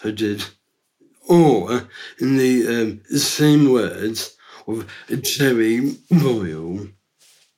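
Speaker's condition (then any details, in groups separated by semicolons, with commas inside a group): Down syndrome; three copies of chromosome 21, from birth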